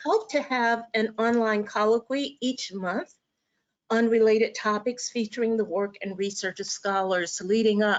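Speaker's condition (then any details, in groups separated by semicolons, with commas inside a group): No condition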